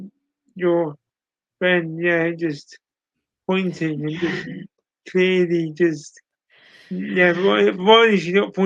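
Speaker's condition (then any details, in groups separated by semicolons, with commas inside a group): Cerebral palsy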